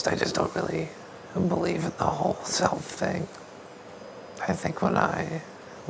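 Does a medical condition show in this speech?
Yes: ALS; young man, hospital bed.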